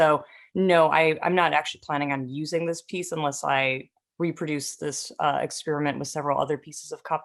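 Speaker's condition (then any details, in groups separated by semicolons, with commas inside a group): No condition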